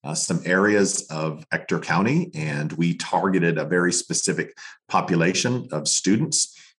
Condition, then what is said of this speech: No condition.